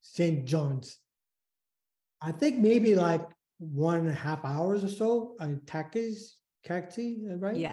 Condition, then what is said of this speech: Aphasia. Um, and then um, I can't talk, and plus aphasia, it's hard to get like reading.